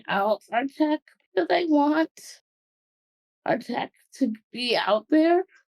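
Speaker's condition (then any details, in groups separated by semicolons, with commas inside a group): Cerebral palsy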